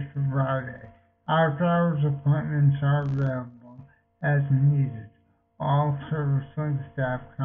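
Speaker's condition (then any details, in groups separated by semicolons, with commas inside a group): Multiple sclerosis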